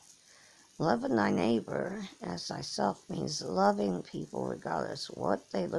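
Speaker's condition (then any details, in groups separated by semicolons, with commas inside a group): Cerebral palsy; from birth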